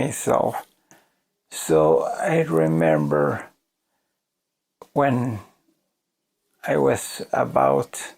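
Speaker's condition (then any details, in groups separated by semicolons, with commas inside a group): ALS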